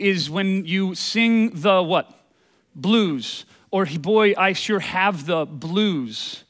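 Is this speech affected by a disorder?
No.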